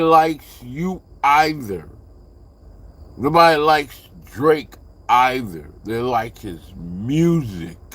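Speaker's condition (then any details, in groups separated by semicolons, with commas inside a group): Slurred speech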